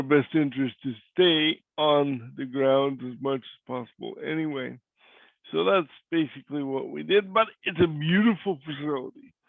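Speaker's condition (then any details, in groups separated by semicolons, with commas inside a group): Cerebral palsy; cannot walk; voice is different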